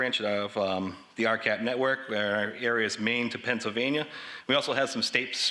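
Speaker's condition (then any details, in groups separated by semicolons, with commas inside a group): No condition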